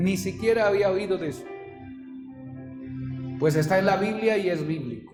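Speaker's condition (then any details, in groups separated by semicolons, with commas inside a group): No condition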